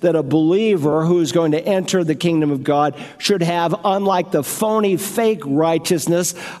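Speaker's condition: No condition

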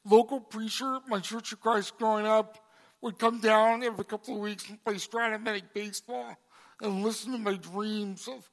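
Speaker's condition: Cerebral palsy; congenital

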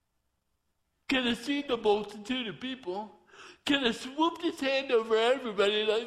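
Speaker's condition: Torsion dystonia; vocal cords twist with torso

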